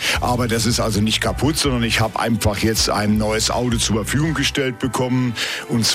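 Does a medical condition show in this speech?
No.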